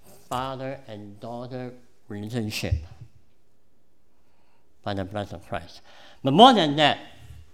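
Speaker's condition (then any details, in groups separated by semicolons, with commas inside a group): Cleft palate; congenital cleft palate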